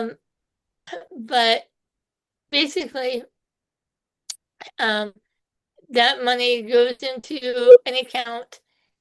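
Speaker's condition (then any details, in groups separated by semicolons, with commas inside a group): Spinal muscular atrophy type two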